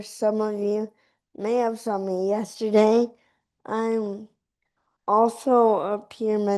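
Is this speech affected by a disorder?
Yes: cerebral palsy.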